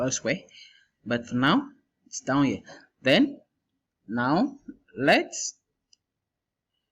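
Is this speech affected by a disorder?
No.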